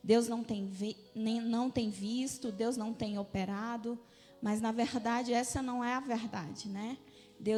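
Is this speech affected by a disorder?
No.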